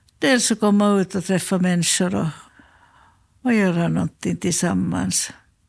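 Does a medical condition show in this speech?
Yes: Parkinson's disease; slightly shaky, very clumsy fumbling hands; hands too clumsy for fine ceramic work, makes only small bowls.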